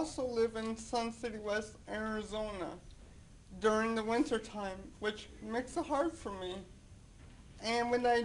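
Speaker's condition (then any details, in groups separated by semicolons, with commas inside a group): Cerebral palsy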